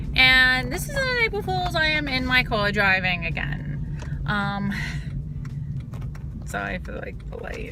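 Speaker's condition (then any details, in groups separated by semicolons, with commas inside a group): No condition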